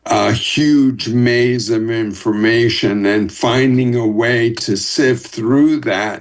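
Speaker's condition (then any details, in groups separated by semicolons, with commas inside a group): ALS; limb-onset, first symptom sudden herky-jerky walking, diagnosed about two years after symptom onset; speech audibly affected, formerly fast talker, voice banking via Team Gleason word banking program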